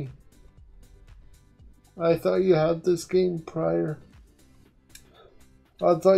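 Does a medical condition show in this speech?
Yes: quadriplegic cerebral palsy; uses one hand.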